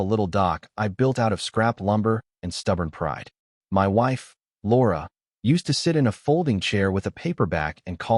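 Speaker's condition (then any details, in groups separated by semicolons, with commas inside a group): No condition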